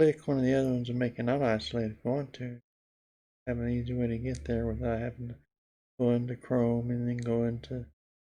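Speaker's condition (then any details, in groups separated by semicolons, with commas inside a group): Parkinson's disease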